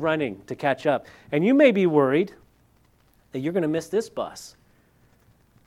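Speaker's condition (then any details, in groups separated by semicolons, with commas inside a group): No condition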